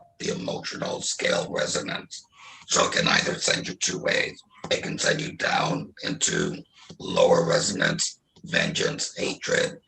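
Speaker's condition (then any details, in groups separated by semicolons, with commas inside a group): Laryngectomy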